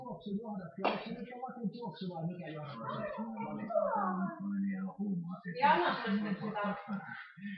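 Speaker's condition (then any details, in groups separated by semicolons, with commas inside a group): No condition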